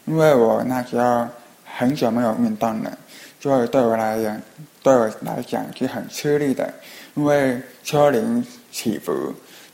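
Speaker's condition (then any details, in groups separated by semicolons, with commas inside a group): Hearing impairment; others speak too fast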